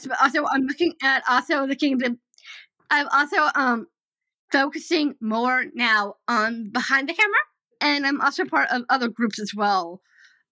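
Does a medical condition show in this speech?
Yes: Down syndrome; developmental disability, extra copy of 21st chromosome.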